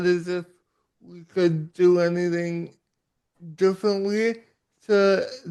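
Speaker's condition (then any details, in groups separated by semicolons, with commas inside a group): Cerebral palsy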